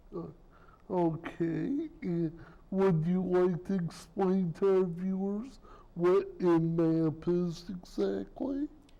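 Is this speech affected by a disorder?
Yes: cerebral palsy; present from birth.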